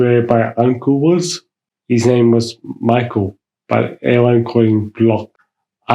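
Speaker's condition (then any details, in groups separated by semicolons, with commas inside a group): Mild cerebral palsy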